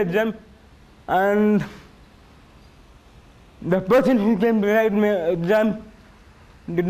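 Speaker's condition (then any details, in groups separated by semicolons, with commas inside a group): Cerebral palsy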